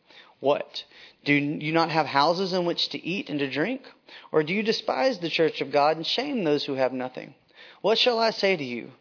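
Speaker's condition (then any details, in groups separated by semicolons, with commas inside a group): No condition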